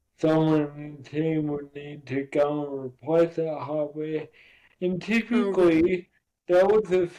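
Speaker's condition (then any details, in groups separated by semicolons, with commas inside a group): Cerebral palsy; poor fine dexterity, could not hold pen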